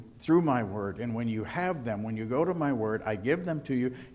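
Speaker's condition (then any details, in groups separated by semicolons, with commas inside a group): No condition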